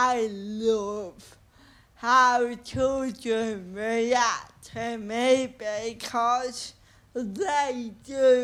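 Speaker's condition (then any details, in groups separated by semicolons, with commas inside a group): Cerebral palsy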